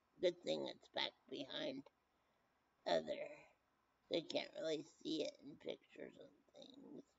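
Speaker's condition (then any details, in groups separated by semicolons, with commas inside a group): Brain injury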